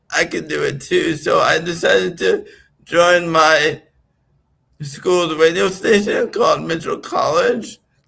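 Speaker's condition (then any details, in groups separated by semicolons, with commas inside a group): Right-sided physical disability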